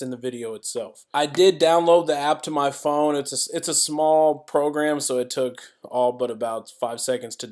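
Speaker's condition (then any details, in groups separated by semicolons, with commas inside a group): No condition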